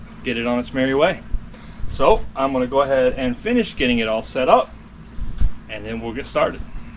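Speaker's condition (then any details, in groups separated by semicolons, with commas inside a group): No condition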